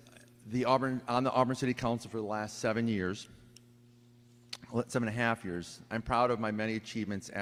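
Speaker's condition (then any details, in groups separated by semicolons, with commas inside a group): No condition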